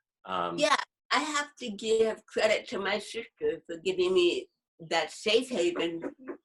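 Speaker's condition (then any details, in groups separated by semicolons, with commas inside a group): Cerebral palsy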